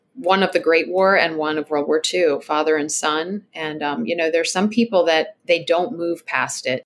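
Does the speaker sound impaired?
No.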